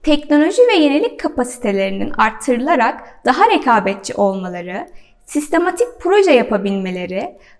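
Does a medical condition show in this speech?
No.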